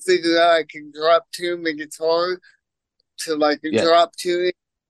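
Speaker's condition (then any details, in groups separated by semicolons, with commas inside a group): Cerebral palsy; congenital, lack of oxygen at birth, stroke-like state, left side of body, walks unassisted with limp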